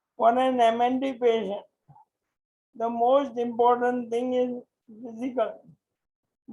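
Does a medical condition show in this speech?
Yes: motor neuron disease.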